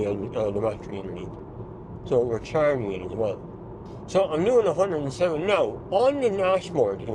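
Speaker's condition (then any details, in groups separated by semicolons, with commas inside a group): Mouth cancer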